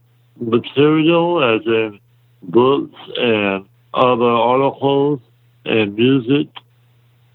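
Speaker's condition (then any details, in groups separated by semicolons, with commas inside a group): Muscular dystrophy; congenital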